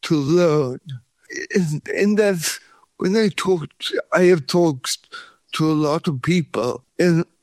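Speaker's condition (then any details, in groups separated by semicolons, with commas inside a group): Cerebral palsy; no breathing first 40 minutes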